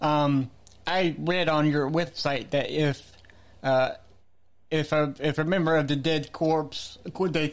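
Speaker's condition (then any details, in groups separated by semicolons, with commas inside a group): Cerebral palsy; back pain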